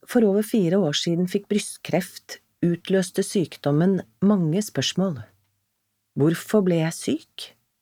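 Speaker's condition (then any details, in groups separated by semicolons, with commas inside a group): No condition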